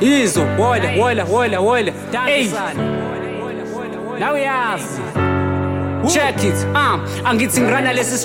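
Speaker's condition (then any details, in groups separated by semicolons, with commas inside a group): No condition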